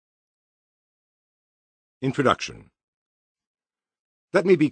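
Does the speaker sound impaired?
No.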